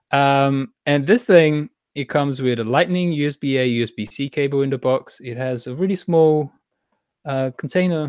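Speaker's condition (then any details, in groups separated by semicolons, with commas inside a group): No condition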